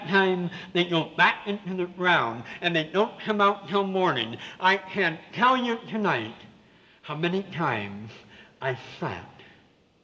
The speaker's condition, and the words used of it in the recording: Cleft palate. So you'll have to listen very carefully to understand him over the radio.